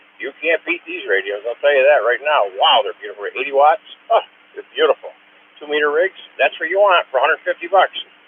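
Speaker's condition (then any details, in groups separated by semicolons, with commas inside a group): No condition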